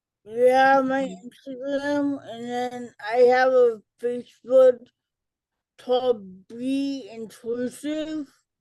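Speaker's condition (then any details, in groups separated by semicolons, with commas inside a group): Cerebral palsy; childhood speech delay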